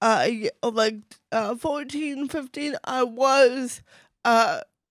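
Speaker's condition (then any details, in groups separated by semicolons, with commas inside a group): Cerebral palsy, mild; voice affected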